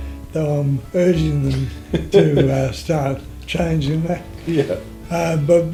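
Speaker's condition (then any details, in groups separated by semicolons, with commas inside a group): Motor neurone disease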